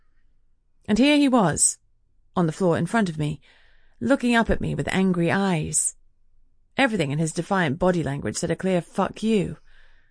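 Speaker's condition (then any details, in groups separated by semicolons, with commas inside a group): No condition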